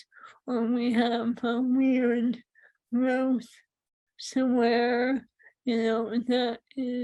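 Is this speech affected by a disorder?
Yes: ALS; swallowing lost.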